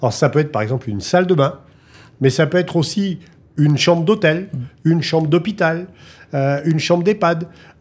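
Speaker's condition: No condition

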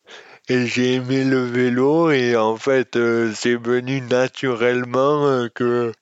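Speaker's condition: Dystonia; congenital

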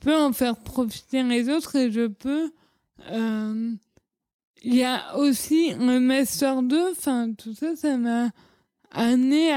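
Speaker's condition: Cerebral palsy; childhood speech

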